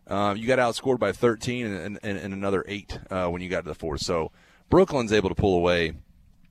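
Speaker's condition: No condition

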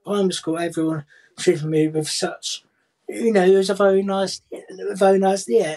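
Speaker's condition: Cerebral palsy, profound hearing loss

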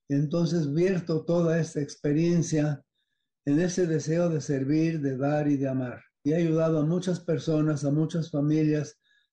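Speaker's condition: Parkinson's disease; no tremor

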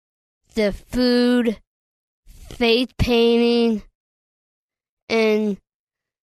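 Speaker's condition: Down syndrome; age 24

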